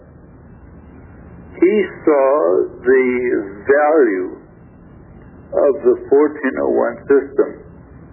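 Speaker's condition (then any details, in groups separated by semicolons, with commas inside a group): Stroke affecting throat muscles; tough time talking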